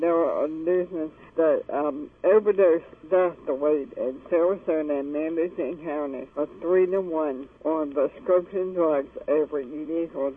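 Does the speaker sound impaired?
Yes: ALS; ALS diagnosed 1986, 23 years ago, given 3 to 5 years, major decline in first 3 years, wheelchair user; uses medical marijuana since 1989, Myakka Gold, describes self as disabled, on telephone with husband Bob; lost ability to cough, choked on saliva, choking resolved with cannabis, speech improved.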